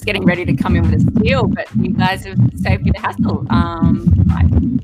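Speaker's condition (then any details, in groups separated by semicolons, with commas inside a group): No condition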